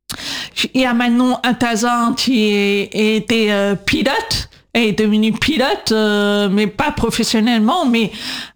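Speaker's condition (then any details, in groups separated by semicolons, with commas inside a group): Deaf from birth; congenital deafness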